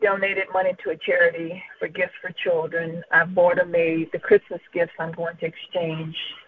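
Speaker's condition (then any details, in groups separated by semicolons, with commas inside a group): No condition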